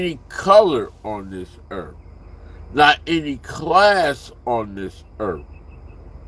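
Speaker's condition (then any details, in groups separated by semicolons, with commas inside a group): Slurred speech; still slurs words occasionally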